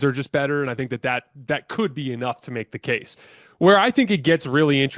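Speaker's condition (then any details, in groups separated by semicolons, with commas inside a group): No condition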